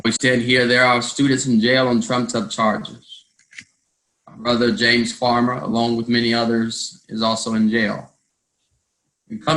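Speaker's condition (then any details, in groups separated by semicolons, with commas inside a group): No condition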